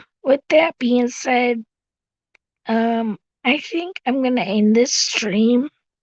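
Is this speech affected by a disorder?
Yes: cerebral palsy; tracheotomy.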